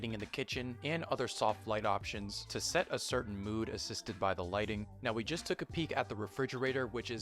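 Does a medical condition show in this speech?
No.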